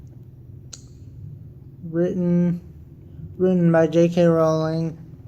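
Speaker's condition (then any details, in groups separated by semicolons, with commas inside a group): Cerebral palsy; wheelchair user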